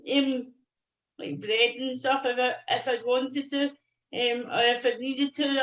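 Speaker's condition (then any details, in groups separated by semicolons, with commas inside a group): Cerebral palsy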